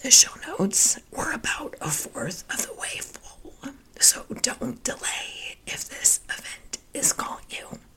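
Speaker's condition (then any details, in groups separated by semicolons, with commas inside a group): Spasmodic dysphonia; voice sounds like laryngitis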